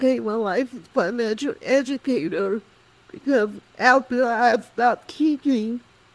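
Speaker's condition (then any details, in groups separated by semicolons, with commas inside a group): Cerebral palsy; speech affected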